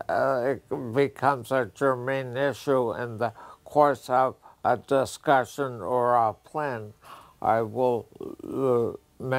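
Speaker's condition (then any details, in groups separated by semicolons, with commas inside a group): Brain injury; car accident, blood and oxygen loss to brain; 16 years since injury; talks funny since injury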